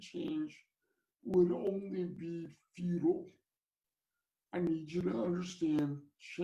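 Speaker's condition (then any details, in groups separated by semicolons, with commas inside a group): Cerebral palsy; from birth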